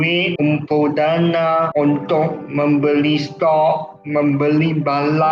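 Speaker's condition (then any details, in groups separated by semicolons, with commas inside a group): Cerebral palsy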